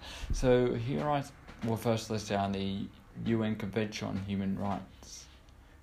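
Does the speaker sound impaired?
Yes: cerebral palsy; cerebral palsy since birth.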